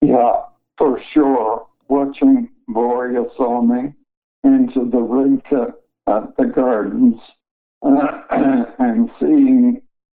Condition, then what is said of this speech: ALS (motor neuron disease). You may be able to tell that my voice is a little bit weaker.